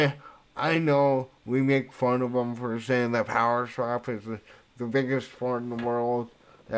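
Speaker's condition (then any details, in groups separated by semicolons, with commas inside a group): Cerebral palsy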